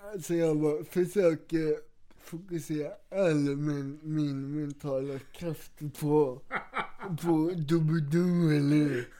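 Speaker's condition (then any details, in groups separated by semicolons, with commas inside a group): Cerebral palsy; wheelchair user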